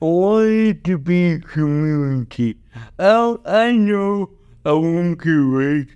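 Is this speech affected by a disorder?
Yes: cerebral palsy; caused by oxygen-related brain damage.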